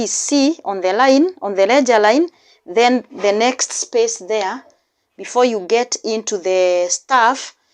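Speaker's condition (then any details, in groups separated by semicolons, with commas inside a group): No condition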